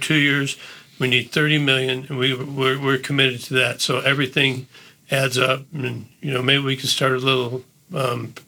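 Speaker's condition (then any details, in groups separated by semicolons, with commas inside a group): Parkinson's disease; first symptom hand cramping while still broadcasting, diagnosed about 11 years ago, progressive over years; once could not speak on live tv, diagnosed 2 days later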